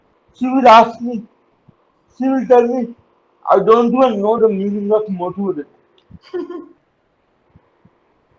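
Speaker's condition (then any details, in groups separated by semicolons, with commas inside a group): Cerebral palsy; uses wheelchair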